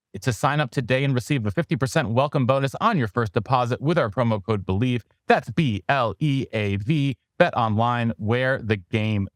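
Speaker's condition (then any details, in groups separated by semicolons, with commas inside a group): No condition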